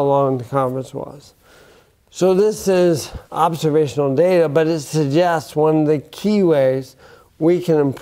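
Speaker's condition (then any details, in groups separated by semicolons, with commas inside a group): Bulbar onset ALS; affects speech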